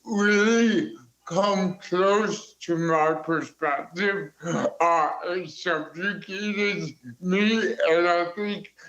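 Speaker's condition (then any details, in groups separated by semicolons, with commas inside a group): Cerebral palsy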